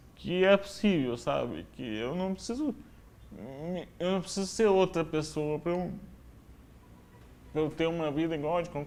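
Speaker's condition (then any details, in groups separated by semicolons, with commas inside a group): Cerebral palsy; affects motor coordination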